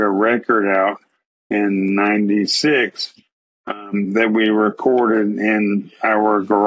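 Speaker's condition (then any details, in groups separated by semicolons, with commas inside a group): ALS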